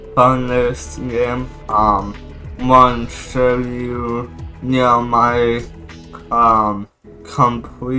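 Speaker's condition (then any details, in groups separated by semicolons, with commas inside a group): Cerebral palsy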